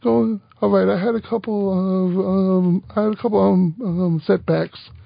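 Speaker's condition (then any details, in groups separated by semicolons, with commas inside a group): Stuttering; childhood hospital occupational therapy, junior high speech therapy two years, none since, no family history, possible adductor spasmodic dysphonia; severe stutter, worse with stress, less bad the night before; blocks from throat, trouble with st words, pitch off for age and gender, not very strained, less stammer singing; repeated sounds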